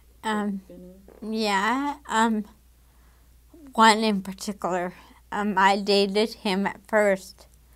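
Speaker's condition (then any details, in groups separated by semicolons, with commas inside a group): Damaged diaphragm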